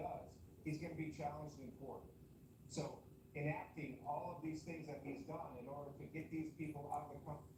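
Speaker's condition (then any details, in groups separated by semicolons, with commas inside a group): No condition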